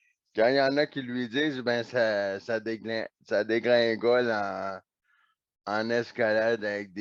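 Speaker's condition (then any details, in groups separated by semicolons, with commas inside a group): Neonatal cerebral palsy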